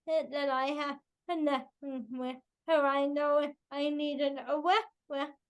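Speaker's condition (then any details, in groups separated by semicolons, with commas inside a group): Cerebral palsy, spastic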